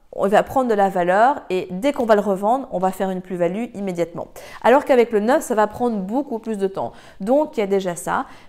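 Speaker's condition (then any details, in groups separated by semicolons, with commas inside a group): No condition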